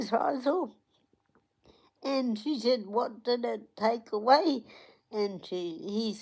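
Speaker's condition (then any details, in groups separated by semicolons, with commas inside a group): Cerebral palsy; onset at 8 days old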